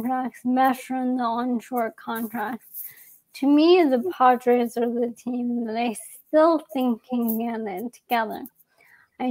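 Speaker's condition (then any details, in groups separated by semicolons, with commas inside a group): ALS; young onset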